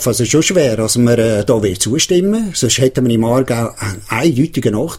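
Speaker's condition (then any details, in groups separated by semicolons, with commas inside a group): No condition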